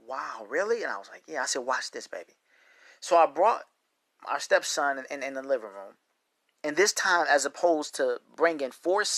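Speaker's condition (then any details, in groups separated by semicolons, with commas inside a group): No condition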